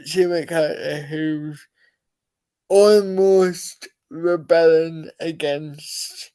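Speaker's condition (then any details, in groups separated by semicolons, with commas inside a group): Cerebral palsy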